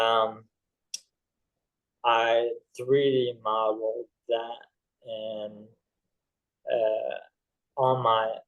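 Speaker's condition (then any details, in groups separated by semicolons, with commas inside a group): ALS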